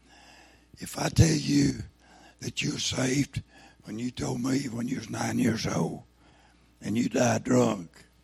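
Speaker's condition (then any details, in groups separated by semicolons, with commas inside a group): Throat cancer, lost vocal cord; tumor grew from just over one to two inches in about two months, ate away vocal cord; kept trying to preach with no voice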